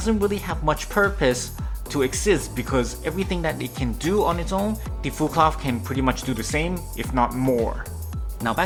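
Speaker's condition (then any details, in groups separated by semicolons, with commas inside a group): No condition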